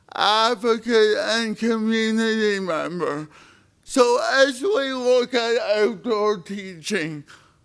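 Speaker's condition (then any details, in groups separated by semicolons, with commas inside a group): Spastic cerebral palsy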